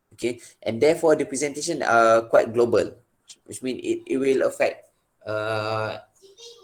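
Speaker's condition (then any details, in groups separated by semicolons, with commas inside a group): No condition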